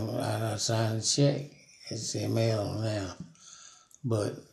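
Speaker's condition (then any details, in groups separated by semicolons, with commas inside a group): Parkinson's disease; never broken a bone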